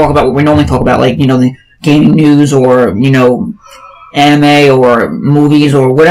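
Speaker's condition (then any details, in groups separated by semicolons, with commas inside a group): No condition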